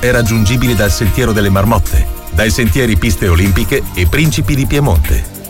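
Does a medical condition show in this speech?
No.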